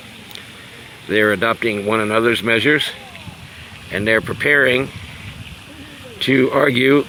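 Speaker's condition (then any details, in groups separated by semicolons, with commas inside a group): No condition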